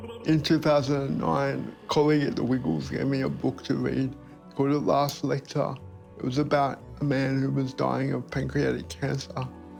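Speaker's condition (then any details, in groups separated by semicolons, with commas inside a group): Cerebral palsy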